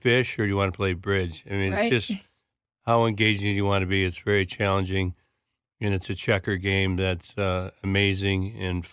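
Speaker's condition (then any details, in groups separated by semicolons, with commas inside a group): Parkinson's disease; four years since diagnosis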